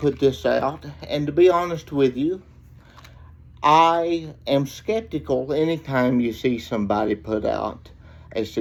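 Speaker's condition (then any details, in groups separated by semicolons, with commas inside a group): Cerebral palsy; reports speaking clearly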